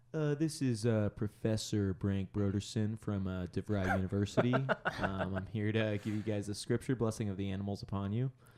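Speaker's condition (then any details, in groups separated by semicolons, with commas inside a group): No condition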